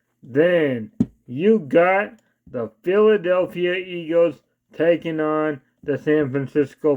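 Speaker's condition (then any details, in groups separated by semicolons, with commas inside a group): Cerebral palsy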